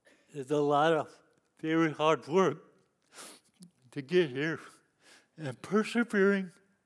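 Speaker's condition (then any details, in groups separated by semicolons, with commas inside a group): Cerebral palsy; lifelong disability since youth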